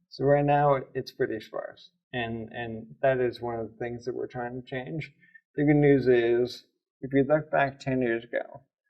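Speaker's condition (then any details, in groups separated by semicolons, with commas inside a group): ALS; about two years since diagnosis, progressing; voice audibly affected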